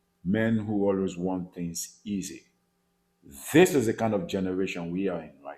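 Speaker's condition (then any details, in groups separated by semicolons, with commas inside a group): No condition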